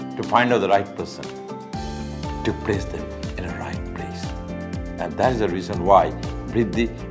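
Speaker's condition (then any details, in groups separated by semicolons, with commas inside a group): No condition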